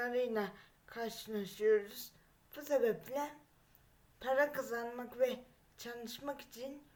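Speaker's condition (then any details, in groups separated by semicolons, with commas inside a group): Cerebral palsy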